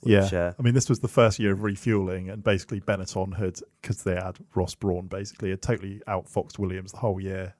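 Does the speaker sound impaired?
No.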